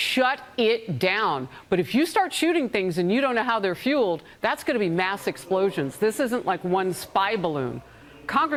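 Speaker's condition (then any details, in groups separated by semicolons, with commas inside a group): No condition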